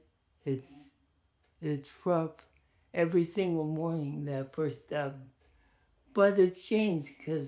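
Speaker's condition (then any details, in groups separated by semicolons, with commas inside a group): ALS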